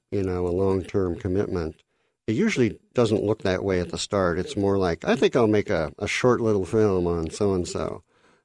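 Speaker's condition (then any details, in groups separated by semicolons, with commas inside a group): Cleft lip and palate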